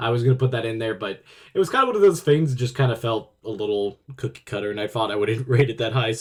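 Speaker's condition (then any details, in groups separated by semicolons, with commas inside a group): No condition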